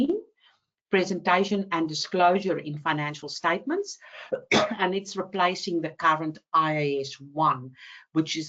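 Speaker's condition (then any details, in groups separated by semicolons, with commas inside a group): No condition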